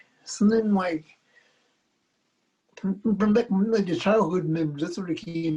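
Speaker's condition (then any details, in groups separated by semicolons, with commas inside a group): Cerebral palsy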